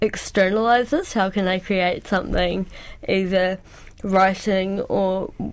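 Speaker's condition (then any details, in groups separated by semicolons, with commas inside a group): Cerebral palsy; cerebral palsy since childhood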